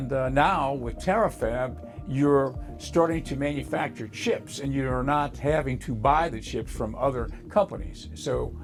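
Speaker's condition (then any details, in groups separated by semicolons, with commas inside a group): No condition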